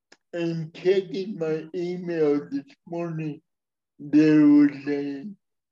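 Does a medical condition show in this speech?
Yes: speech impairment; wheelchair user; speech not perfect.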